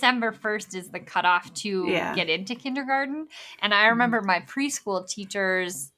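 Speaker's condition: Bilateral cleft lip and palate; congenital

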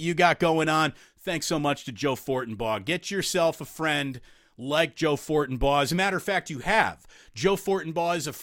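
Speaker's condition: No condition

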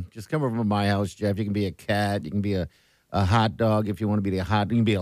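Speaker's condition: No condition

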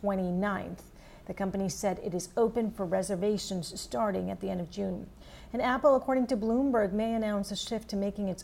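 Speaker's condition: No condition

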